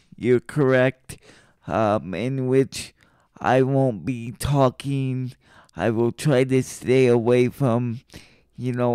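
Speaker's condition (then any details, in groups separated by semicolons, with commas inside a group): Cerebral palsy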